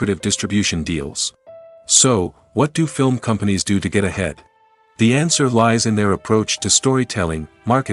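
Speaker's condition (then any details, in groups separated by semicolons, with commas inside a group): No condition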